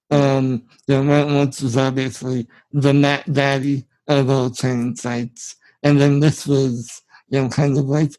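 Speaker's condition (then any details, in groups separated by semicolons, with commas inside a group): Spinal muscular atrophy; genetic, from birth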